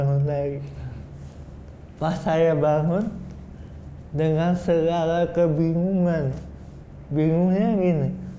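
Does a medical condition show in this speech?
Yes: cerebral palsy.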